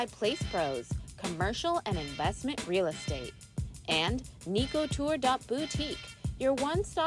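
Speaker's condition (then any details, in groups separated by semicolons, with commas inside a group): No condition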